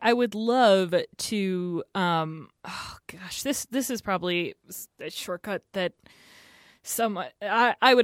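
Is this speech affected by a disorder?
Yes: stammering; pretty prominent stammer; stammers a lot, mixes up words a lot, often had to repeat self to echo, HomePod works better; here repeated words, prolonged sounds.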